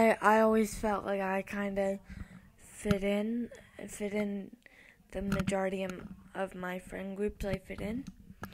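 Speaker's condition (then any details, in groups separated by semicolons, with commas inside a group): Cerebral palsy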